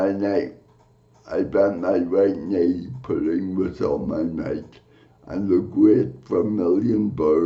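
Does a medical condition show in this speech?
Yes: cerebral palsy; from birth.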